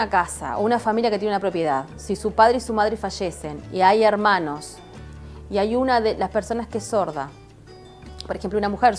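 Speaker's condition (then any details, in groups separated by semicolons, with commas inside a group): No condition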